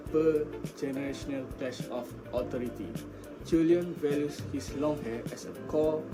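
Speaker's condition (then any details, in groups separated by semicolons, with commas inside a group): No condition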